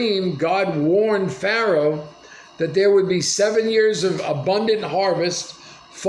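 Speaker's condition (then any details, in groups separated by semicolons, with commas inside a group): No condition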